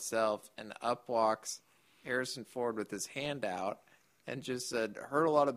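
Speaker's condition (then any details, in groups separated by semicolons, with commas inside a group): Duchenne muscular dystrophy; terminal, progressive muscle disease, smuggled steroids in sixth grade, physical therapy; age 28, past usual life expectancy of 21, stem cell therapy in Costa Rica since about six years ago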